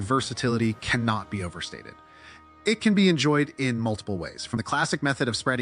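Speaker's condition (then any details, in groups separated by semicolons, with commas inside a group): No condition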